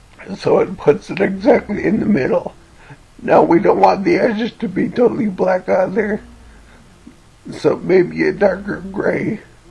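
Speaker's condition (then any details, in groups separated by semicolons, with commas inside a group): Cerebellar ataxia from brain tumour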